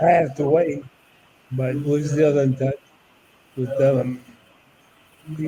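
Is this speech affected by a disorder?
Yes: ALS; about eight years since diagnosis.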